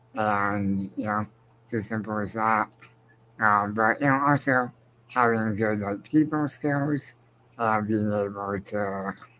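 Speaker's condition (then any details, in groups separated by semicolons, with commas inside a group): Spinal muscular atrophy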